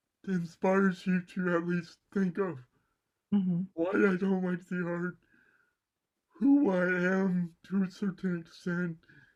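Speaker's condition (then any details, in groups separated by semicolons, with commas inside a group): Cerebral palsy; mild left side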